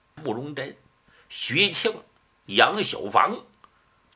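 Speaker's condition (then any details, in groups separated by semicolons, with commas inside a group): No condition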